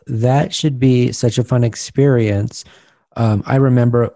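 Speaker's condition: No condition

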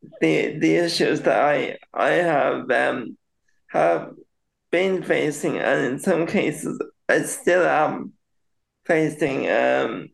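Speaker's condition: Cerebral palsy; very slightly delayed speech

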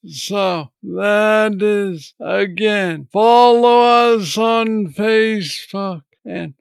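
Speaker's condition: Parkinson's disease; young onset, diagnosed at 35; recent loss of sense of smell, trying sniff therapy; clear on good days, slurred words when off, intelligibility varies between episodes

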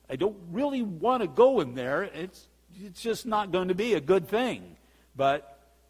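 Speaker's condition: No condition

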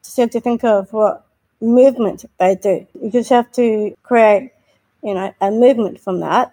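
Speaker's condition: Down syndrome; intellectual disability

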